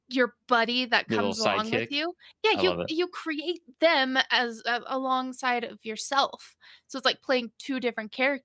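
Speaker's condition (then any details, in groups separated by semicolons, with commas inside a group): No condition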